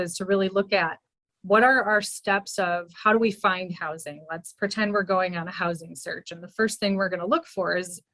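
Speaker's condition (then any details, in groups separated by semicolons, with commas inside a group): No condition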